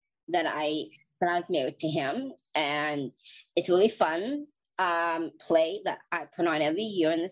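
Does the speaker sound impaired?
Yes: Down syndrome; flat feet.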